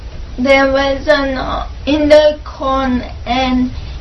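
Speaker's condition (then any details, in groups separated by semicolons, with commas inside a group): Cerebral palsy; umbilical cord around neck at birth, 7 minutes without oxygen, permanent damage, diagnosed age 2, ataxia; walks unaided with limp after years of therapy, formerly walker then crutches; slurred words, hard to understand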